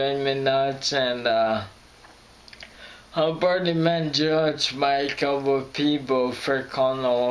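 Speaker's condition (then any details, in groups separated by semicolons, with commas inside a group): Friedreich's ataxia; voice crackles when stressed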